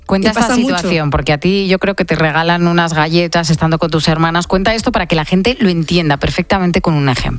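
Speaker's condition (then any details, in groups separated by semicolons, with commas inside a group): No condition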